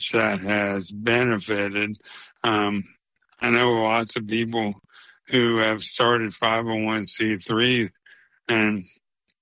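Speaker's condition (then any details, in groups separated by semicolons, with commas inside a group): ALS; slower progression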